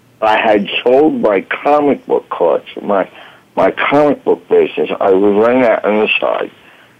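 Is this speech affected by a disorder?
Yes: voice box damage from tracheostomy; lasting physical voice challenge from damaged voice box.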